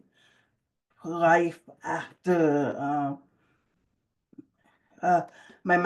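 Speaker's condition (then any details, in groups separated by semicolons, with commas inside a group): Cerebral palsy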